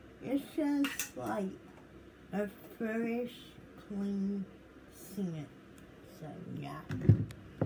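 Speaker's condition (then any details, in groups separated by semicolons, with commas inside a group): Cerebral palsy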